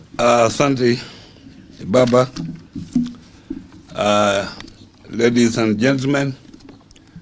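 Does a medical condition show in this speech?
No.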